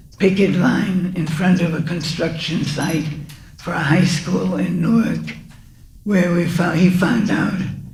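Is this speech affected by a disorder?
Yes: Parkinson's.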